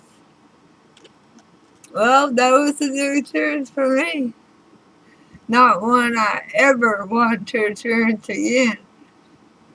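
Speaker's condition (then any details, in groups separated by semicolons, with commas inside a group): Throat cancer radiation damage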